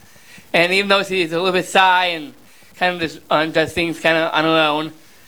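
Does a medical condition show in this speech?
Yes: Down syndrome; 32 years old.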